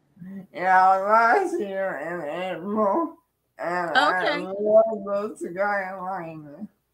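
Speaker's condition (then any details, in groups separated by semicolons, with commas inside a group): Cerebral palsy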